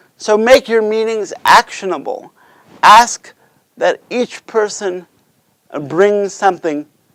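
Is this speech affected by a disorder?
Yes: cerebral palsy.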